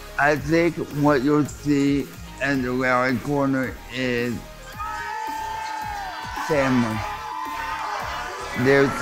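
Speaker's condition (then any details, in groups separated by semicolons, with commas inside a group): Cerebral palsy; verbal, can articulate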